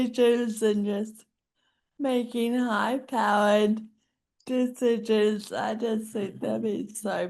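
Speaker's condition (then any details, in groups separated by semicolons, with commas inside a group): Friedreich's ataxia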